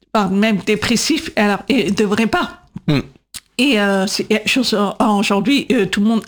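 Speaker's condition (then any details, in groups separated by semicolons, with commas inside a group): Deaf from birth; congenital deafness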